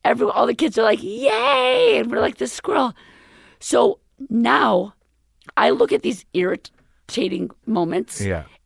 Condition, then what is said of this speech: Vocal cord paralysis. So you still are going to have a paralyzed vocal cord.